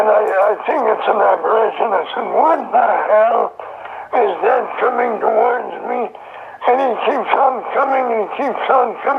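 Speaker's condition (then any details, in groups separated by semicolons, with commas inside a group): Throat cancer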